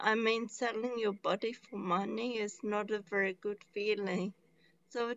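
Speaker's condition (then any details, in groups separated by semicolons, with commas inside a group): Traumatic brain injury; car crash; relearned talking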